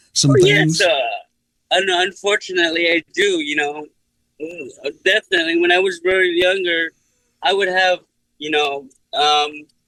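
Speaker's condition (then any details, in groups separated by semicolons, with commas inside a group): Cerebral palsy; speech unaffected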